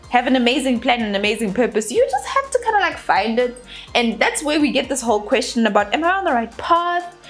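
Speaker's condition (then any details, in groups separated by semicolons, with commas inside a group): No condition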